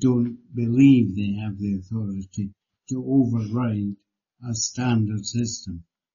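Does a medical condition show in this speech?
Yes: Parkinson's disease; Parkinson's disease diagnosed 2015, deep brain stimulation 2016, permanent tremor despite it; poor balance, cannot walk without stick, falls if jostled in crowds, computer work affected; tends to slur words, speaks more slowly.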